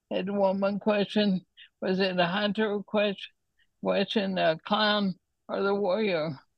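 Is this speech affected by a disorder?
Yes: ALS; hands affected, cannot write, types carefully, needs to sit when breathless.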